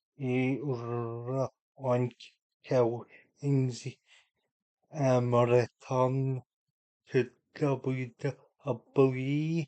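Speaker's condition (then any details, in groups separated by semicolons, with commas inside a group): Cerebral palsy; unable to walk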